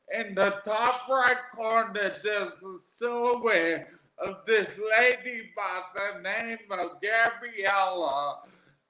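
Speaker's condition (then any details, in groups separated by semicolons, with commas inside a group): Aphasia after stroke; wheelchair user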